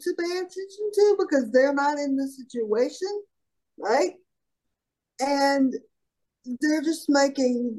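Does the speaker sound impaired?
Yes: cerebral palsy; shoulder dislocates lifting heavy.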